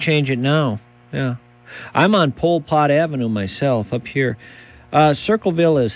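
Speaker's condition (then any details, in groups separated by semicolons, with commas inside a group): No condition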